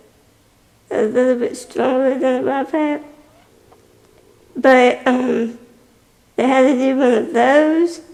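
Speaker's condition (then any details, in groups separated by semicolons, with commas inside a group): Spinal muscular atrophy type 2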